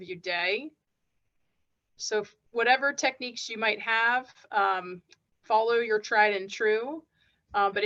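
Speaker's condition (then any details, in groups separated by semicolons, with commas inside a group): No condition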